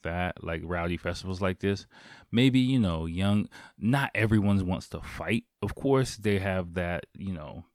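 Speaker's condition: No condition

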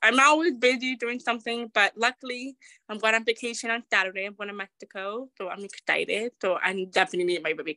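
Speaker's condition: Deafness

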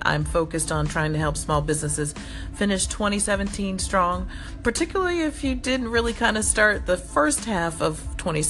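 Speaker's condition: No condition

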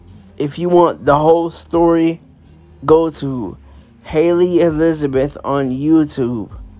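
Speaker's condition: Cerebral palsy; able to walk, able to talk

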